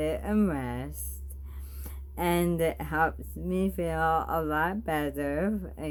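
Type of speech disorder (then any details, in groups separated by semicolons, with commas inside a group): Bulbar dysarthria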